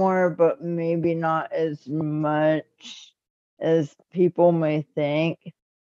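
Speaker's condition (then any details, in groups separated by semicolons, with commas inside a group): Cerebral palsy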